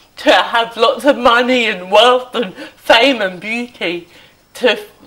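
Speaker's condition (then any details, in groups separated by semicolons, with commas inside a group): Cerebral palsy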